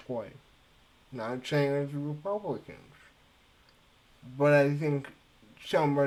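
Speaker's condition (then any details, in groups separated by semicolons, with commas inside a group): Cerebral palsy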